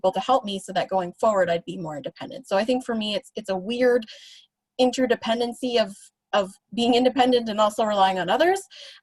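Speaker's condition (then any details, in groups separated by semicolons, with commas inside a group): No condition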